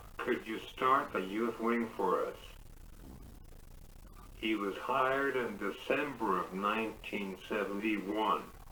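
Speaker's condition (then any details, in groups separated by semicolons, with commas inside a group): Cerebral palsy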